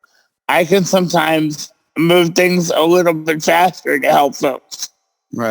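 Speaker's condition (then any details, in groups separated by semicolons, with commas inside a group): Cerebral palsy; present since birth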